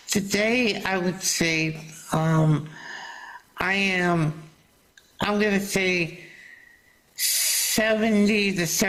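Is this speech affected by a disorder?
Yes: salivary duct carcinoma surgery.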